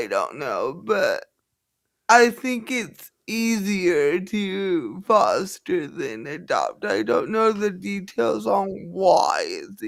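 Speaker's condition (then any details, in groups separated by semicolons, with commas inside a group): Cerebral palsy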